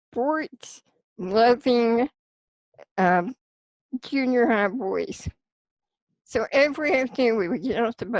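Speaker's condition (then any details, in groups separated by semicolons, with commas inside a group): Spinal muscular atrophy; type 2, since childhood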